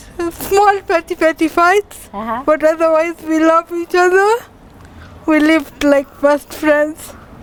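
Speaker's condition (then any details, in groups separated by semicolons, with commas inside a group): Cerebral palsy; from birth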